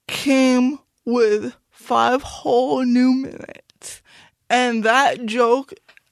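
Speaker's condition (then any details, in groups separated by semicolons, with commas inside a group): Cerebral palsy; speech noticeably affected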